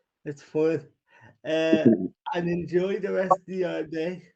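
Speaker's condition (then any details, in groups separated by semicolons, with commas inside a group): Cerebral palsy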